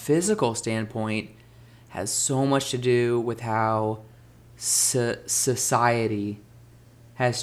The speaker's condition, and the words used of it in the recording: Stuttering. When I can still stutter more, but have it be just embodied and free and not struggled and not have it be tension filled.